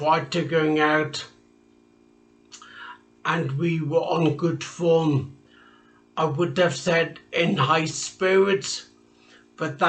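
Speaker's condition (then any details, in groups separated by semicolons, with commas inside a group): Traumatic brain injury; speech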